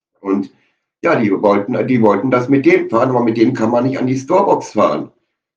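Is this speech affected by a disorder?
No.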